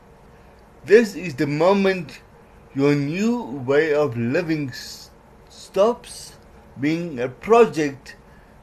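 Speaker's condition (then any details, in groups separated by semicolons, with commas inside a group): Cerebral palsy; some words unclear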